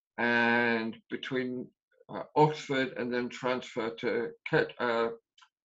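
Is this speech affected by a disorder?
Yes: aphasia after stroke; stroke during 10-hour operation, about 40% leg movement, walks, six months rehab in Northampton; about ten years since stroke, self-described aphasia stage seven of seven; slower than wished, number and calendar errors, early mutism except yes/no, relearned swallowing, failed throat Botox.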